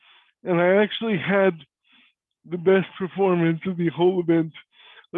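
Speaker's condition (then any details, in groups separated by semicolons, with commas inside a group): Cerebral palsy; cannot walk; voice is different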